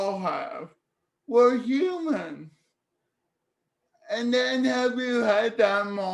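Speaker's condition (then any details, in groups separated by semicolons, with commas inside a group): Cerebral palsy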